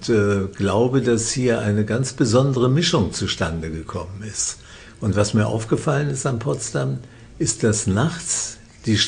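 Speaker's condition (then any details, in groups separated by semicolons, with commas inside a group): Parkinson's disease; treated by professor Jens Volkmann in Würzburg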